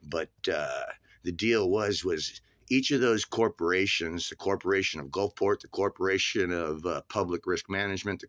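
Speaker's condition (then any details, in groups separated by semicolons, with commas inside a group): No condition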